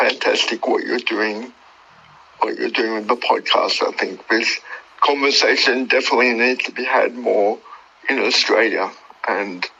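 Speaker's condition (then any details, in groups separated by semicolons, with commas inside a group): Cerebral palsy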